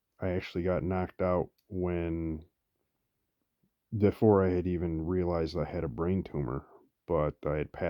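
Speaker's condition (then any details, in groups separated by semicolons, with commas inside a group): No condition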